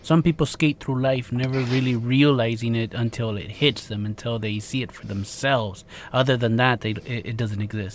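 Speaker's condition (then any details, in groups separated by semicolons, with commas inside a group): No condition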